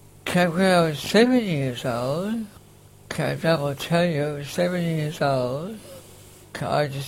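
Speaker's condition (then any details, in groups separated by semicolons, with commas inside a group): Facioscapulohumeral muscular dystrophy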